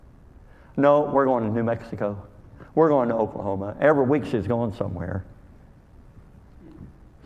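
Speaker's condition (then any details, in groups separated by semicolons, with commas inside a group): Cleft lip and palate; called hair lip; speech hard for others to understand in youth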